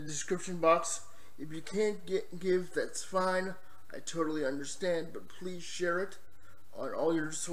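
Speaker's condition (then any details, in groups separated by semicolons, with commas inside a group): Cerebral palsy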